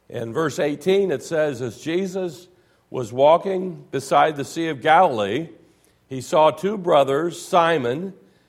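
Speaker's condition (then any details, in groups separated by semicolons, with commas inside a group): No condition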